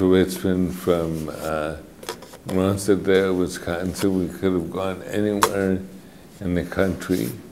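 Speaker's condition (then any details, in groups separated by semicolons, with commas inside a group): Mitochondrial disorder; affects speech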